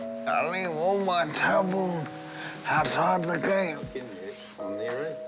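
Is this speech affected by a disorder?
Yes: brain injury; long rehab to regain talking.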